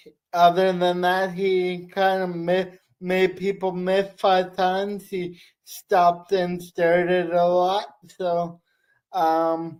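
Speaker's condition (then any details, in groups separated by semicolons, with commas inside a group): Cerebral palsy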